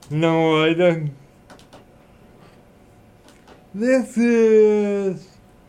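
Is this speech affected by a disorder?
Yes: cerebral palsy; voice recognized by Google Assistant and Google Voice devices.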